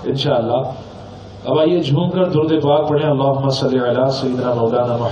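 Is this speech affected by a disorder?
No.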